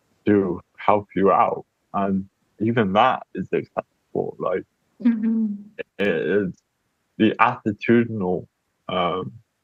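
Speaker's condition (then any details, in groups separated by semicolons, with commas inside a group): Cerebral palsy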